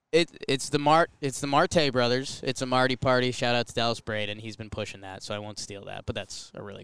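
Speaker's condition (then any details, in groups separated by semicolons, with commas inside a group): No condition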